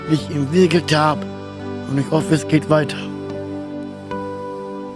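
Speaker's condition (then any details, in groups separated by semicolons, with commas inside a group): Down syndrome; trisomy 21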